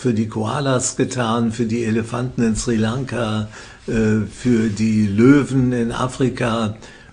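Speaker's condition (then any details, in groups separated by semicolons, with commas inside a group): Parkinson's disease; physically active, symptoms barely noticeable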